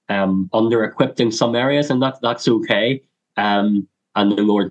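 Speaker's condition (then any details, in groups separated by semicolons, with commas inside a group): Cleft lip and palate; congenital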